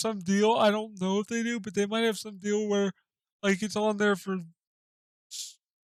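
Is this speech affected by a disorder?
Yes: cerebral palsy.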